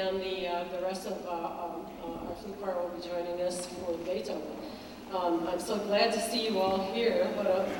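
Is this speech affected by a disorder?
No.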